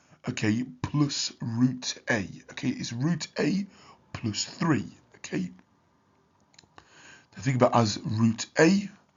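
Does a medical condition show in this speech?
No.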